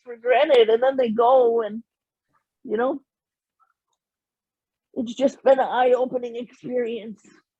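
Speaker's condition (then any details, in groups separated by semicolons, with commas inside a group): Cerebral palsy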